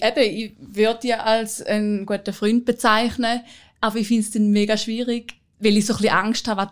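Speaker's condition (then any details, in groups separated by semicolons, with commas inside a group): No condition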